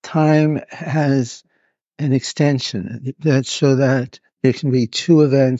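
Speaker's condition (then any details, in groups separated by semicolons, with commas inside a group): Parkinson's; now openly displayed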